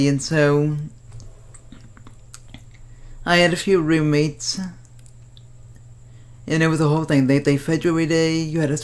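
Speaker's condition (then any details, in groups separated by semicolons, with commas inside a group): Cerebral palsy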